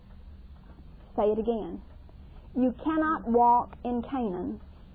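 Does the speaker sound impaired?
No.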